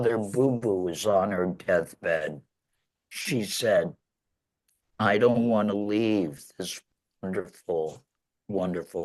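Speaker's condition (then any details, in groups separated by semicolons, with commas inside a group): Laryngectomy; lost natural voice, talking hard, strains voice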